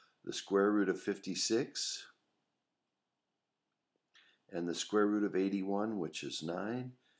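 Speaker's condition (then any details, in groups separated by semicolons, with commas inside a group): No condition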